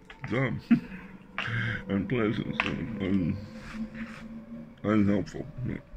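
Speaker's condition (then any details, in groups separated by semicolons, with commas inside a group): Glossectomy with reconstructed tongue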